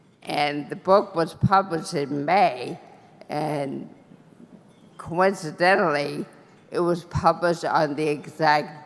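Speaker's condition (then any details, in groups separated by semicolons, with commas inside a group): Brain injury; injury 20 years ago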